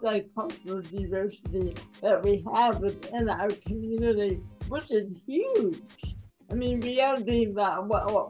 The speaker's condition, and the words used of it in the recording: Cerebral palsy. So the result of that was, at the age of 2, I was diagnosed with cerebral palsy, which mildly affects my speaking gait.